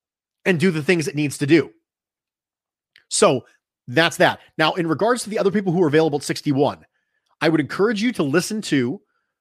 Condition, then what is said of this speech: None; typical speech.